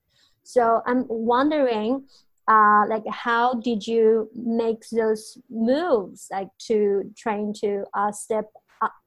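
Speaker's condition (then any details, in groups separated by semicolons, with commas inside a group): Stuttering; stutter since childhood, grew up in China without speech therapy, persists into adulthood; hid stutter while growing up, shame about stuttering held back for years; prolonged sounds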